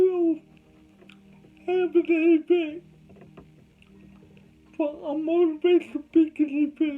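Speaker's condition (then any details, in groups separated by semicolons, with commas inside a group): Cerebral palsy; since birth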